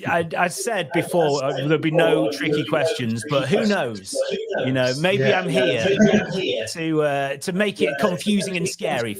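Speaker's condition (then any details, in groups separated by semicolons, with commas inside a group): No condition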